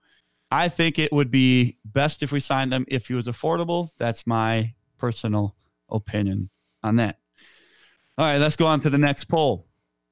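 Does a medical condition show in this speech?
No.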